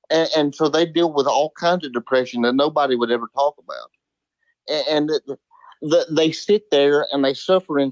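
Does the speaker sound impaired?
Yes: cerebral palsy; spastic diplegia from birth, muscle tightness mostly in legs, cannot walk, needs help with many things.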